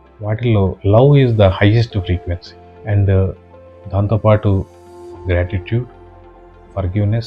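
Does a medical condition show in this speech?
No.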